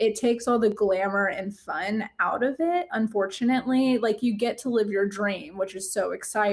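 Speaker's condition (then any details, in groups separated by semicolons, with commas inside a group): No condition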